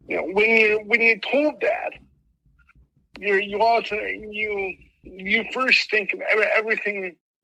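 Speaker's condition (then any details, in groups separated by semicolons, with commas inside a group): Mild cerebral palsy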